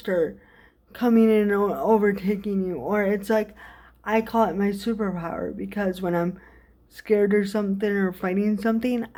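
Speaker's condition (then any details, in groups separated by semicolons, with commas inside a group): Cerebral palsy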